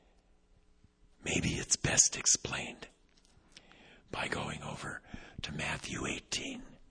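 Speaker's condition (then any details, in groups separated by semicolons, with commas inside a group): Vocal cord paralysis, unilateral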